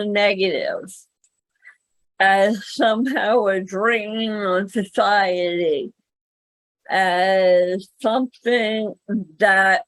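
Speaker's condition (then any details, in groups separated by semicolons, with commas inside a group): Cerebral palsy; speaks better than types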